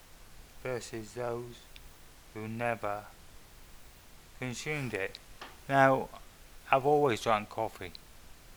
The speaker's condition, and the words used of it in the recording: Multiple sclerosis. I apologise in advance if I'm starting to slur my words, because as part of MS, as you